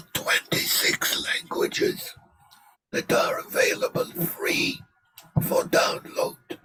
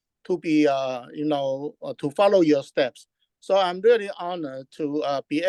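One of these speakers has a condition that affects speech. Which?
The first: laryngectomy; laryngectomy after recurrent laryngeal cancer, tracheoesophageal voice prosthesis; about 18 years since cancer diagnosis; speaks by pressing voice prosthesis, affected speaking, breathing, eating.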